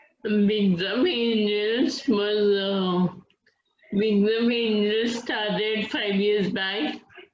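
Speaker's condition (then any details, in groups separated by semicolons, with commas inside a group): Friedreich's ataxia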